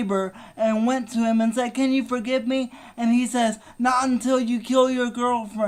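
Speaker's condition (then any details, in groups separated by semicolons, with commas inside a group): Cerebral palsy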